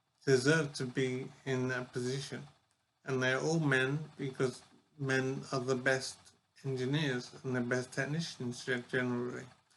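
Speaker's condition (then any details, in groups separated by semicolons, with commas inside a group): Brain injury; severe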